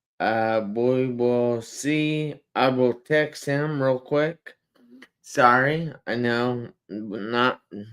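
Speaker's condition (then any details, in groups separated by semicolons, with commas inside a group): Traumatic brain injury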